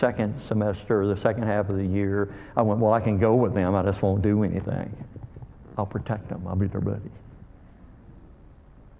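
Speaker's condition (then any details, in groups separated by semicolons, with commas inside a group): Cleft lip and palate; called hair lip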